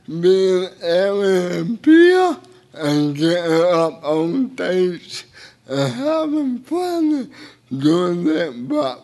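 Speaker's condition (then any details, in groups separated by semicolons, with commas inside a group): Cerebral palsy; involuntary hand movements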